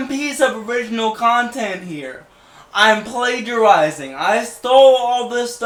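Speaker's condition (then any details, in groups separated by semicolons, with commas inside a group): Cerebral palsy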